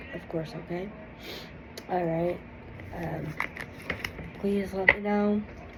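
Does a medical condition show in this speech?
Yes: cerebral palsy.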